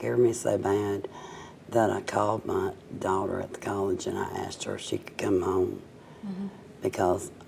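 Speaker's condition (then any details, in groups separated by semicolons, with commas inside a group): Cerebral palsy, mild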